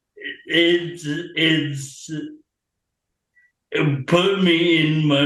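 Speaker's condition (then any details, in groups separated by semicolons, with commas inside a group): Traumatic brain injury; caused by accident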